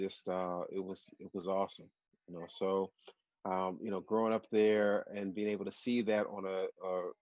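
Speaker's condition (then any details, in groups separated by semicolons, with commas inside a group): No condition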